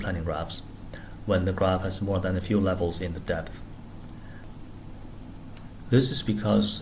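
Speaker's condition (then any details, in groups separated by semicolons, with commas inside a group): No condition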